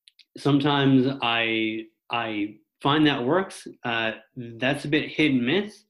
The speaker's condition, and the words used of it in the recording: Stuttering. You know, one day it could be absolutely fine talking to the two of you, and right now, knock on wood, it's pretty fine.